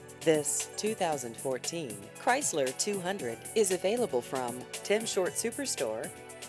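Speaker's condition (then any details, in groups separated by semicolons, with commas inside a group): No condition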